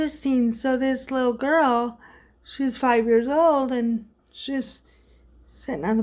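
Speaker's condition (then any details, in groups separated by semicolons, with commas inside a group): Cerebral palsy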